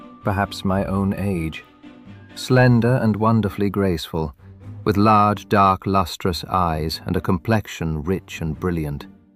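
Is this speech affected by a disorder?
No.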